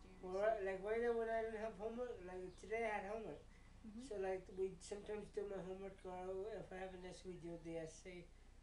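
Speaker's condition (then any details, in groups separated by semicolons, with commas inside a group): Cerebral palsy; braces and walker; surgery planned, in physical therapy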